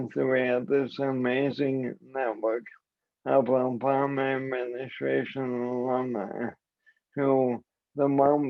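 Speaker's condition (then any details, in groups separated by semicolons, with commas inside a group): ALS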